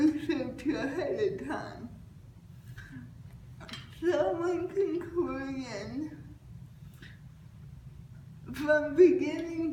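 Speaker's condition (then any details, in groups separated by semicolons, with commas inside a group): Cerebral palsy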